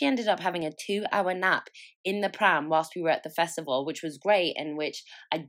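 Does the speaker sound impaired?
No.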